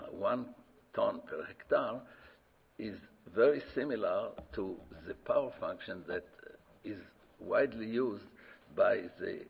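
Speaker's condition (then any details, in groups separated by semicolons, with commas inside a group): No condition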